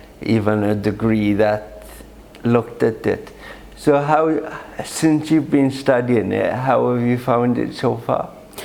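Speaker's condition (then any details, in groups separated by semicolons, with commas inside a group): Cerebral palsy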